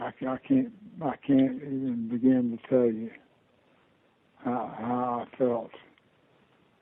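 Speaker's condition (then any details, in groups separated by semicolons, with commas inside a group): Parkinson's disease; diagnosed about two years ago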